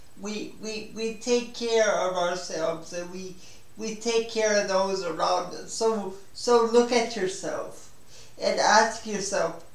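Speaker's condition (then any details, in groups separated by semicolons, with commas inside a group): Spastic cerebral palsy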